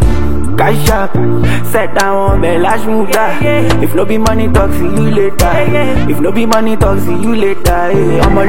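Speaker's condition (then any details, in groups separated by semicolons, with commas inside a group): No condition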